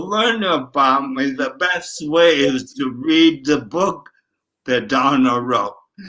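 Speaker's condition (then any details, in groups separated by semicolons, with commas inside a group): Traumatic brain injury, ataxic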